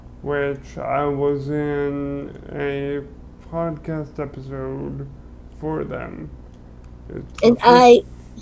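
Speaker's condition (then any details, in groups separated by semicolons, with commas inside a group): Cerebral palsy; limbs affected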